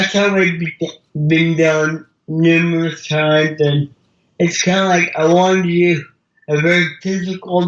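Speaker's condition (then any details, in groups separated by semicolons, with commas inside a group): Cerebral palsy; wheelchair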